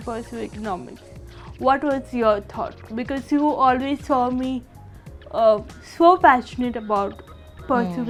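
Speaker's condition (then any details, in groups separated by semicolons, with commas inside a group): Cerebral palsy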